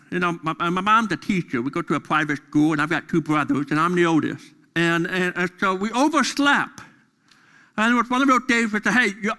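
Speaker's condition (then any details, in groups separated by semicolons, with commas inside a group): Deafness; deaf during school years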